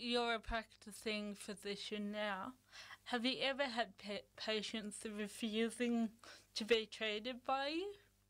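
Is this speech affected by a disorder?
Yes: cerebral palsy; cerebral palsy present from birth.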